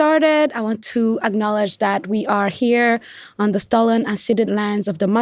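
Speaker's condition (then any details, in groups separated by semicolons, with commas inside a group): No condition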